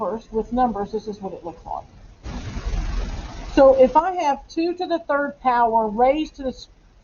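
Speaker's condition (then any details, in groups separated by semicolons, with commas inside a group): No condition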